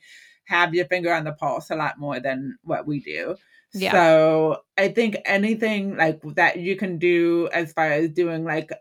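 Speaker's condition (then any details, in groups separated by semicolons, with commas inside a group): Hearing loss; lifelong hearing loss since childhood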